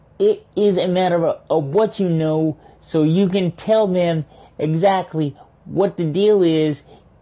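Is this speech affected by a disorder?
Yes: cerebral palsy; cerebral palsy from birth, legal blindness.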